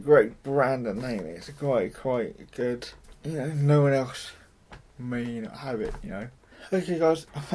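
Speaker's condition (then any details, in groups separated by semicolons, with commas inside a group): Cerebral palsy; mild, affects muscles and speech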